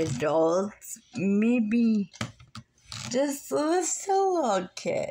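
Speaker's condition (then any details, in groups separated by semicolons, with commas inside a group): Muscular dystrophy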